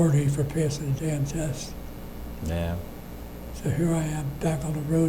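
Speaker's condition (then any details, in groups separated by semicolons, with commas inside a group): Parkinson's disease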